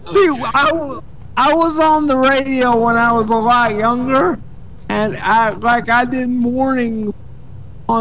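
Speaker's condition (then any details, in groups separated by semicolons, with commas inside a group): Cerebral palsy; speech sounds drunk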